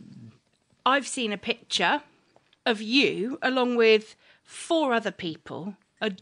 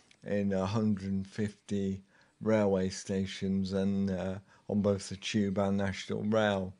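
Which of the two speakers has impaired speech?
The second: motor neurone disease; progressing, walks only a few steps; speech audibly deteriorating, breathing capacity down to 42%.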